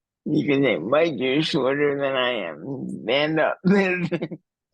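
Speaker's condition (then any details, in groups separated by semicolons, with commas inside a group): Cerebral palsy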